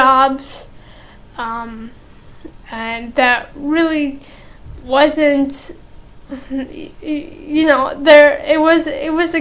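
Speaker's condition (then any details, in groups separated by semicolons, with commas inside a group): Cerebral palsy, mild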